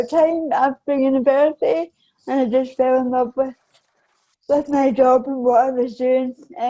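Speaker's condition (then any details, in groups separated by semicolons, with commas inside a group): Cerebral palsy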